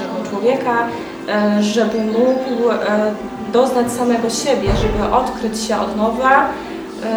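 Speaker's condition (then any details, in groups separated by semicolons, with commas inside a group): No condition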